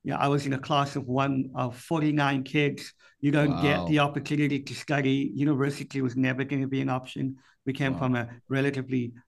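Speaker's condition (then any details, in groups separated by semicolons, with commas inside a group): Cleft palate; speech impediment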